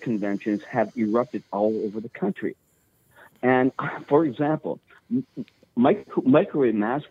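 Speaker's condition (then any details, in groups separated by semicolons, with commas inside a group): Stutter; stutter since birth, therapists, marbles in mouth, needles, stuttered even singing, cannot totally lose it; mild stutter, host notes little stuttering, still noticeable to listeners; sound likened to Robin Williams apart from the stutter; repeated sounds, prolonged sounds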